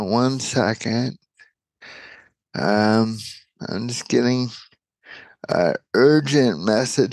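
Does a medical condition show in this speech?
Yes: cerebral palsy.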